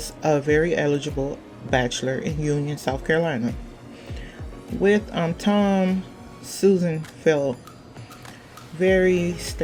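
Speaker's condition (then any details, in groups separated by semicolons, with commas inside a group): No condition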